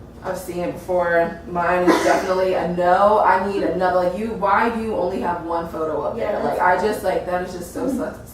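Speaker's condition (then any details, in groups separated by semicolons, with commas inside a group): No condition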